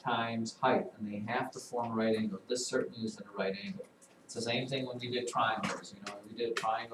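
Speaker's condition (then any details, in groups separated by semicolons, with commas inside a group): No condition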